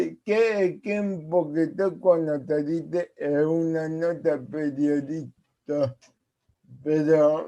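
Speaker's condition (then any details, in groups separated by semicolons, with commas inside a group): Cerebral palsy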